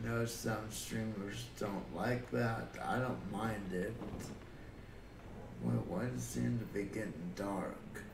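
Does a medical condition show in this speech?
Yes: cerebral palsy; affects muscle coordination.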